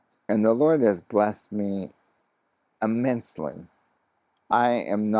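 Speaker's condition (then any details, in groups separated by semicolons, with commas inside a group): ALS; progressing; very hard to talk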